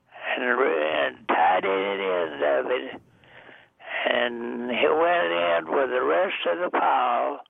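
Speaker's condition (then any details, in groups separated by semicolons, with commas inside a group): Deafness; also blind, age 99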